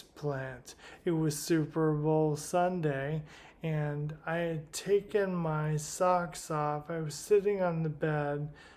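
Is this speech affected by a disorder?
Yes: primary lateral sclerosis.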